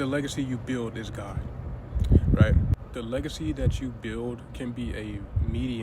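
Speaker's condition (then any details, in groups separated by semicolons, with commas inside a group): No condition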